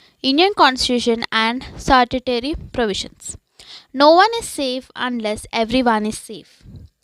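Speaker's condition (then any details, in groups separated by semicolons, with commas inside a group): No condition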